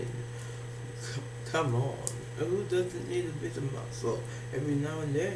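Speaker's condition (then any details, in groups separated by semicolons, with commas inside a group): Facial palsy; can barely hear own speech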